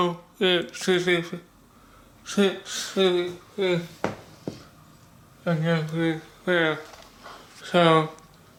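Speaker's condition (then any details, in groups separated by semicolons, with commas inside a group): Cerebral palsy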